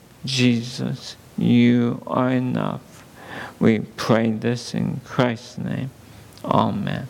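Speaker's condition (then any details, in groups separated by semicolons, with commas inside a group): ALS; under neurologist care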